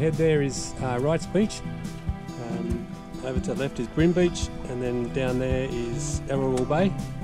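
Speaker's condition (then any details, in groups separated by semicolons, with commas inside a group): No condition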